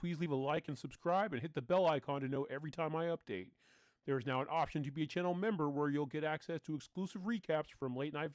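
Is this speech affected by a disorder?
No.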